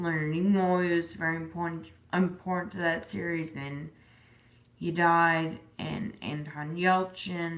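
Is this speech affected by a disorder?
Yes: disability causing slurred speech.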